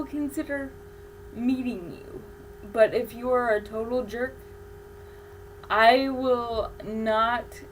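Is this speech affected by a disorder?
Yes: cerebral palsy.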